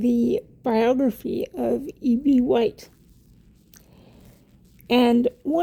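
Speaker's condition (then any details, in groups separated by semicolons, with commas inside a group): Cerebral palsy; wheelchair user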